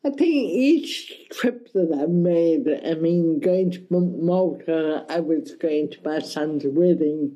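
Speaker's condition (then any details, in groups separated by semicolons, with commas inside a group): Cerebral palsy, mild; speech affected a bit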